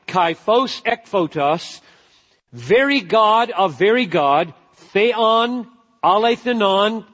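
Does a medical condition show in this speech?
No.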